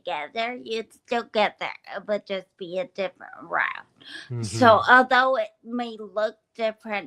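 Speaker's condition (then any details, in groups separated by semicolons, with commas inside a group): Brain injury from boulder; hit by boulder, multiple brain surgeries, uses wheelchair; about 10 years since injury, initial coma, ongoing therapy; initially unintelligible, improved with practice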